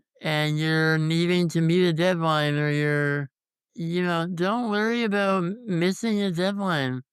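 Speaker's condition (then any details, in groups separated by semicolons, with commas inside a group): Congenital muscular dystrophy; tracheostomy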